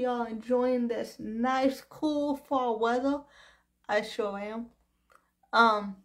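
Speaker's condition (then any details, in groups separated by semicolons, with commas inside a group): Cerebral palsy; quadriplegic, all four limbs, brain hemorrhage as premature newborn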